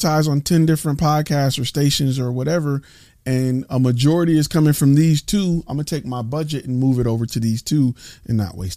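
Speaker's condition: No condition

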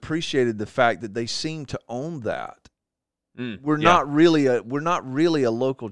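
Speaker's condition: No condition

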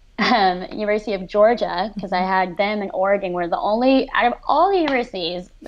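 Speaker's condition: Cleft lip and palate, severe

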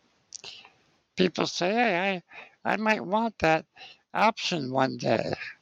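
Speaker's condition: Spinal muscular atrophy; present from birth, muscle weakness, lifelong wheelchair use

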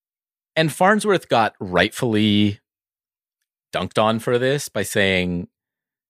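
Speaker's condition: No condition

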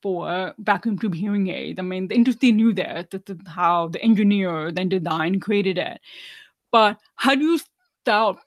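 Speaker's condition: Deafness, severe

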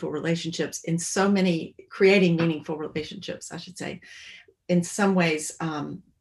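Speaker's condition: No condition

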